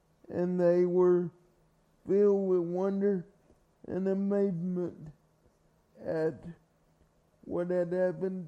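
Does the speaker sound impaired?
Yes: cerebral palsy; carried everywhere by parents.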